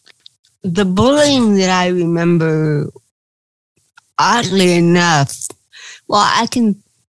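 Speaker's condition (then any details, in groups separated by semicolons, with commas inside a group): Cerebral palsy; since birth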